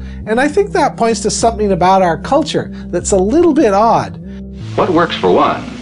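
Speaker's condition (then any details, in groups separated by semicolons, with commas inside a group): No condition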